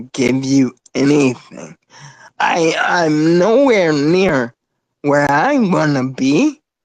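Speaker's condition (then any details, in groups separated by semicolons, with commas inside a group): Spinocerebellar ataxia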